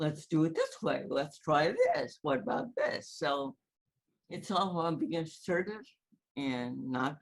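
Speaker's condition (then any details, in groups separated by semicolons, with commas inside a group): Cerebral palsy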